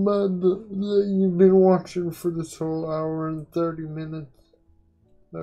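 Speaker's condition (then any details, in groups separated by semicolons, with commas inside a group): Quadriplegic cerebral palsy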